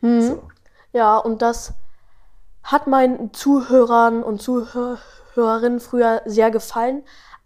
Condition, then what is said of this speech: Stuttering. Und sehr oft spreche ich da auch sehr schnell.